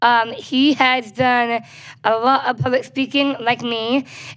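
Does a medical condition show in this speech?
Yes: Down syndrome.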